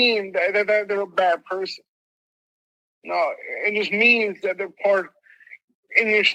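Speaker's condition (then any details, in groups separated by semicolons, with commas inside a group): Mild cerebral palsy; speech impediment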